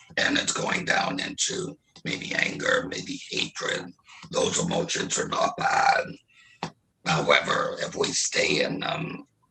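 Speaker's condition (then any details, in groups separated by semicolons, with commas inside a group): Laryngectomy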